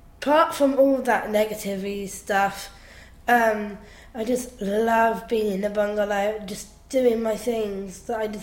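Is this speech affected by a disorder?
Yes: Down syndrome; down syndrome since birth.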